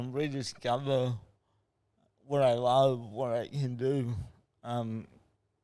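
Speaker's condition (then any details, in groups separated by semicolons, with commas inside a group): Cerebral palsy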